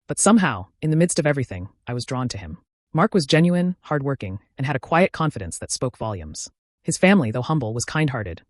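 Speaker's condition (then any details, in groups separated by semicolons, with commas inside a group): No condition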